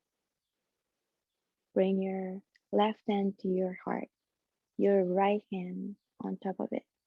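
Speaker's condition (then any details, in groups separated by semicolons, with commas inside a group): No condition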